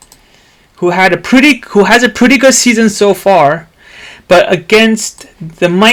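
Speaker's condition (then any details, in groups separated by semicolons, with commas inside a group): No condition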